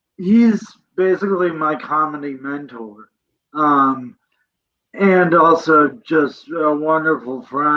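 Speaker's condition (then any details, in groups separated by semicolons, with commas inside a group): Cerebral palsy; present from birth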